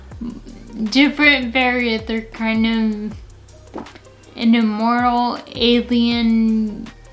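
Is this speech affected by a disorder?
Yes: Friedreich's ataxia.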